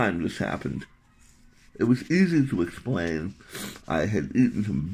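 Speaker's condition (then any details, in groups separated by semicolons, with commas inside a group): Tongue cancer surgery, tongue graft; reduced speech clarity, tongue feels loose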